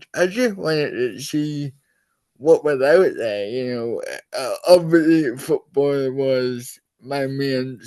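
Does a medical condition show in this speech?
Yes: cerebral palsy.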